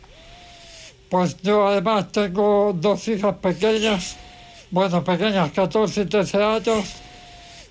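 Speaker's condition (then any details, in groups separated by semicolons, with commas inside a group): Amyotrophic lateral sclerosis, severe; gastric feeding tube; most advanced stage, pressure air ventilation machine, only hands move, cannot eat, too weak to cough, cough assist device; voice described as impressive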